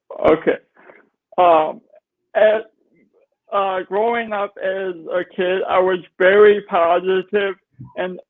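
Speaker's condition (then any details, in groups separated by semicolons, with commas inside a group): Cerebral palsy; brain injury; diagnosed age 3, physical and occupational therapy; nonverbal at age 3, speech therapy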